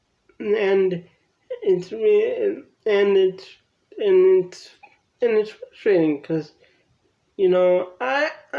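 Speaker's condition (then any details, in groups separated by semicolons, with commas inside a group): Cerebral palsy; from birth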